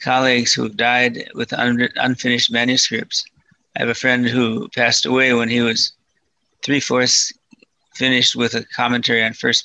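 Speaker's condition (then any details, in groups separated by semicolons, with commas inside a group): Parkinson's disease, mild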